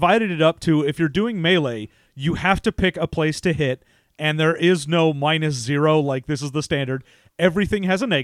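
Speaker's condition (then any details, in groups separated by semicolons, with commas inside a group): No condition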